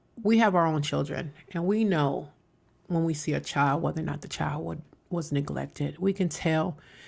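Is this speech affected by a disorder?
No.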